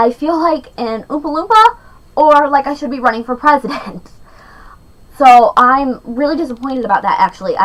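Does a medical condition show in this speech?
No.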